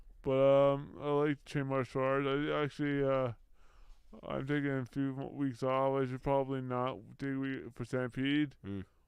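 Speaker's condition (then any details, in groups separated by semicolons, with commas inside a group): Brain injury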